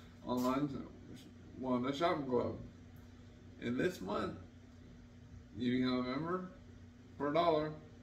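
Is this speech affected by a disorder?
Yes: traumatic brain injury.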